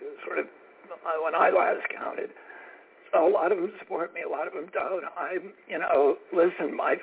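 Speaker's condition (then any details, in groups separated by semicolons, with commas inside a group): Spasmodic dysphonia; constantly raspy voice, speech seems difficult, appears to gasp for air, sounds cut off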